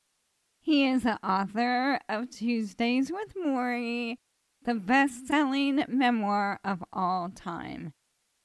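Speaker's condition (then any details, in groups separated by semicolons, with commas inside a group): ALS; living with it 17 years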